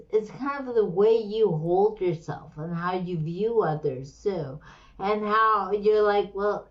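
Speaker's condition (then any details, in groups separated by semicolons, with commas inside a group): Slurred speech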